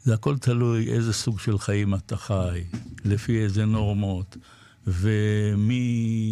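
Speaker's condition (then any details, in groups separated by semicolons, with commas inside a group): Parkinson's disease; diagnosed after two road accidents ten months apart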